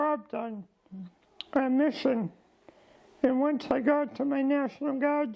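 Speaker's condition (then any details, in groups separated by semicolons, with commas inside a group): ALS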